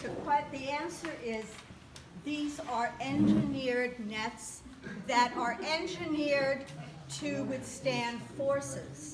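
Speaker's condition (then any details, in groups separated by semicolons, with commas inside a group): No condition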